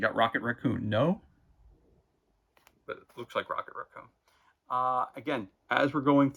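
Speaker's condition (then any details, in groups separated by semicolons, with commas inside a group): No condition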